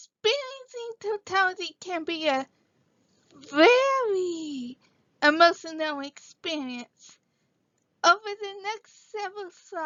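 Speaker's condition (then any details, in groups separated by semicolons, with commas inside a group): Cerebral palsy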